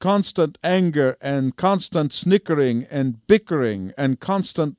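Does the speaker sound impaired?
No.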